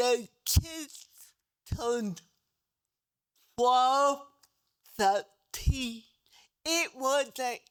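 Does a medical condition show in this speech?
Yes: cerebral palsy; diplegia, multiple surgeries; speech therapy in childhood.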